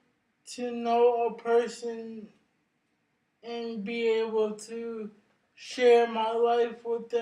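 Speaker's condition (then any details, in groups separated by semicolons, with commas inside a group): Cerebral palsy; brain injury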